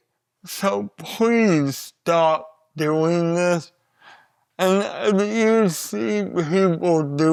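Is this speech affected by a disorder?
Yes: cerebral palsy; voice often not understood.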